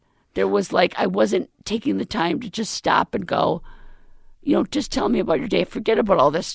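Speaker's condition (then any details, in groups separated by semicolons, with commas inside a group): Left vocal cord paralysis, left unilateral; near-fatal pneumonia two years ago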